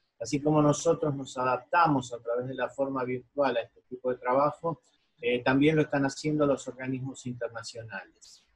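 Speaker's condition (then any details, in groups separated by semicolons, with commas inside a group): No condition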